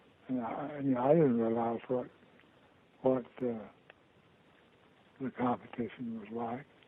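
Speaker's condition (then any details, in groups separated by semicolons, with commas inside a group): Parkinson's disease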